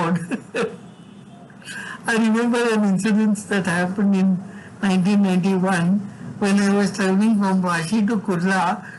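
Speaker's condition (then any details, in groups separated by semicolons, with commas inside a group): Severe cerebral palsy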